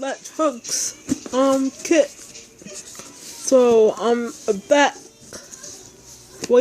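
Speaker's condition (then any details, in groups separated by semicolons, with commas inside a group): Speech impairment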